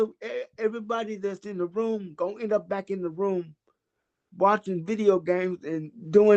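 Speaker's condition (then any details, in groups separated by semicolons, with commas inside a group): Cerebral palsy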